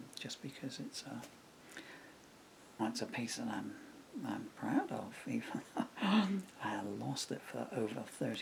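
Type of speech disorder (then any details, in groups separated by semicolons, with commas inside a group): Severe bulbar dysarthria; progressive bulbar palsy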